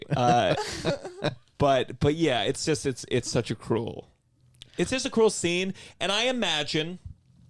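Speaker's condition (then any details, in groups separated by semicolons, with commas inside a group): No condition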